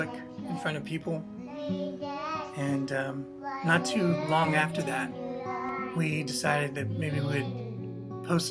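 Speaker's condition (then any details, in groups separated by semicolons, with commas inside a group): No condition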